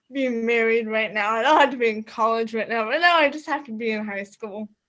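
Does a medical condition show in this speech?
Yes: cerebral palsy; occasional trouble articulating words.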